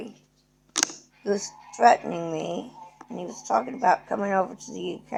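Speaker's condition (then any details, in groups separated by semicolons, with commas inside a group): Cerebral palsy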